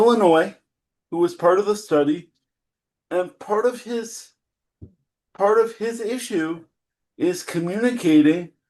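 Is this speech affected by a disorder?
Yes: cerebral palsy; spastic type.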